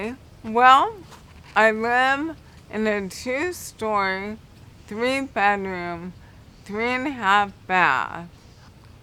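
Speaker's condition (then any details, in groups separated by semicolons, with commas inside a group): Cerebral palsy; affects balance; affects speech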